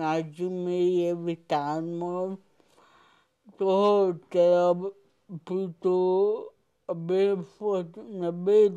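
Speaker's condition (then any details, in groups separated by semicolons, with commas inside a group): Cerebral palsy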